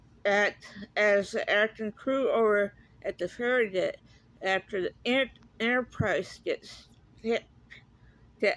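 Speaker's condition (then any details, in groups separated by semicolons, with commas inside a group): Cerebral palsy; speaks differently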